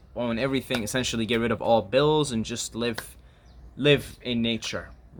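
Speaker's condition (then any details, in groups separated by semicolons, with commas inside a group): No condition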